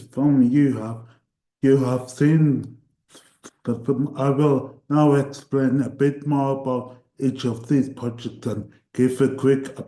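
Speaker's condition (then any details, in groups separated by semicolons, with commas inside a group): Cerebral palsy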